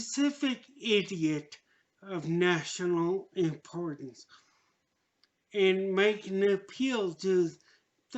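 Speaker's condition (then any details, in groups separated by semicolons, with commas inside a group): Traumatic brain injury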